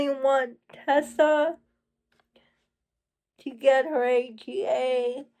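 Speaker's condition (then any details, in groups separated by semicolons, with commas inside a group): Cerebral palsy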